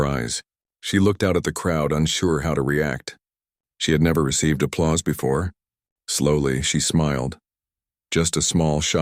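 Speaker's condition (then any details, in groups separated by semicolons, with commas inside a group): No condition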